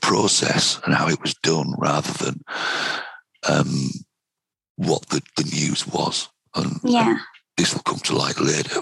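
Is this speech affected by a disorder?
Yes: vocal cord cancer, head and neck cancer, right vocal cord; right vocal cord carcinoma, stage three, 50 mm tumour, onset about 51, debulked not excised, chemoradiotherapy; three years out of treatment, no recurrence; normal voice kept, earlier voice croaky, weak, vanishing, breathing restricted, night choking, difficult intubation.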